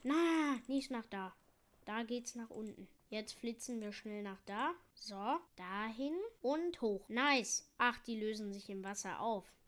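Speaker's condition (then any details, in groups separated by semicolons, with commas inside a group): No condition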